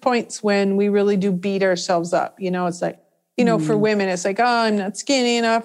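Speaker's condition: No condition

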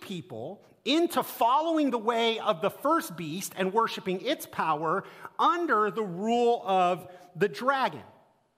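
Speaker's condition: No condition

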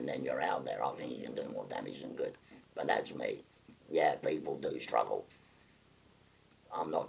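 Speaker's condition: Total laryngectomy; recently finished treatment, no evidence of disease, shoulder nerve pain, on opioids, sleeps upright, legs weak

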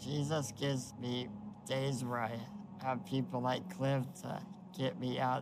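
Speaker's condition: Duchenne muscular dystrophy; progressive weakness destroying all muscles, walked as child, stopped walking at age 7

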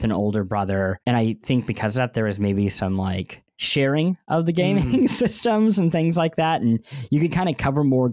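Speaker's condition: Cleft lip and palate; bandaged

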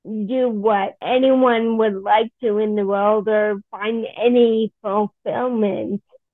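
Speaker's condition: Friedreich's ataxia; rare genetic progressive neuromuscular disease, wheelchair user

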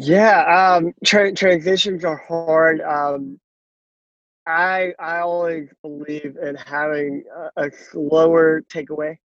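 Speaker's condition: Cleft lip and palate; congenital cleft lip and palate, born with one arm

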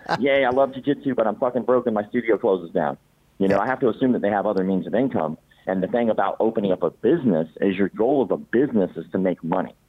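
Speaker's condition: Cleft palate; congenital

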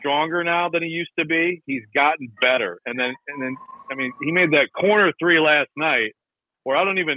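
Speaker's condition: No condition

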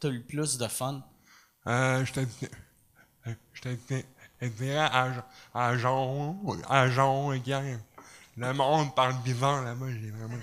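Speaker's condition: Cerebral palsy with stuttering; movement affected; stutters during recording; scripted stuttering jokes, once rejected at audition for stuttering too much, later unnoticed

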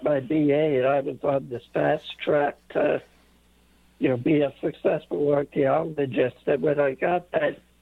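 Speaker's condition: Late-onset Pompe disease; onset age 5-6, misdiagnosed as muscular dystrophy at 23 for 26 years; infusion treatment, over 250 infusions, service dog Coppola from Canine Companions, physical activity limited

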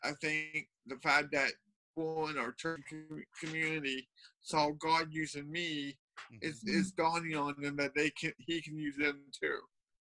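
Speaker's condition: Cerebral palsy; cerebral palsy since birth

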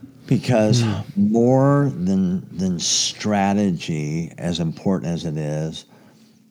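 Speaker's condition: Cleft palate, severe; quiet as a child, stuttered when nervous

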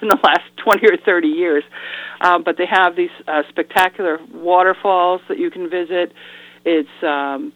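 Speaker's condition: No condition

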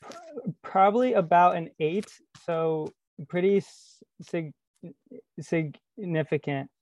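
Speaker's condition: Stuttering; man aged 23, long history of avoiding communication; discloses stutter openly, working on reducing avoidance; difficult to communicate fluently, rarely fluent even after disclosing stutter; repeated sounds, prolonged sounds, blocks

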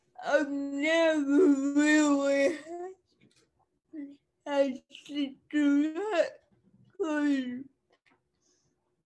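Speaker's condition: Cerebral palsy; uses songs to get point across

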